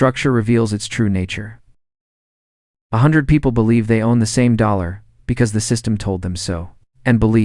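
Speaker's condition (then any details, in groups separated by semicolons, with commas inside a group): No condition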